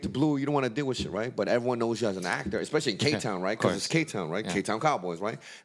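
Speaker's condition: No condition

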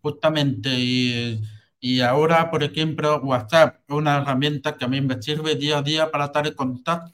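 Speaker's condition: Hearing loss with cochlear implant; about 34, uses cochlear implant, new operating system connects implant to computer, no headphones

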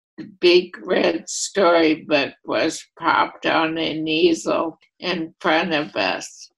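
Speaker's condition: ALS, primary lateral sclerosis

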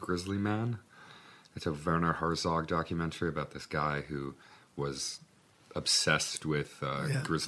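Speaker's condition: No condition

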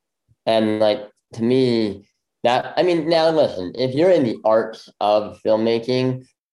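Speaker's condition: Bilateral cleft lip; congenital bilateral

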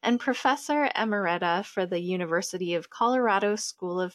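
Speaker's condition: No condition

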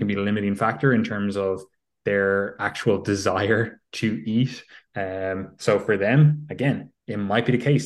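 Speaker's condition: No condition

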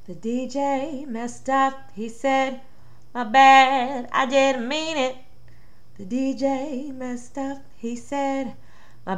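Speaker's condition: No condition

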